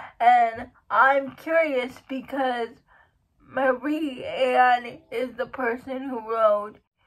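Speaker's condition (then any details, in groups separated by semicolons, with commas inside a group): Cerebral palsy; uses wheelchair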